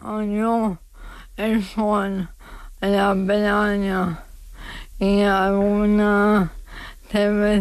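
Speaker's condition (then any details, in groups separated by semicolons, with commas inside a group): ALS; diagnosed at about age 35; several years since diagnosis, slower progression, 24-hour care except sleep, caregiver helps mobility, hospital general rehabilitation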